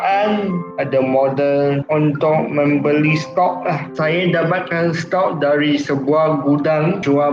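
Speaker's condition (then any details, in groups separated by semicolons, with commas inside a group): Cerebral palsy; from birth, one arm and leg weak, cannot walk; pushed or carried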